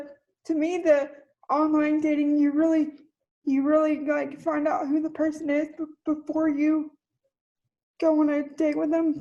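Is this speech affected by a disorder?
Yes: cerebral palsy.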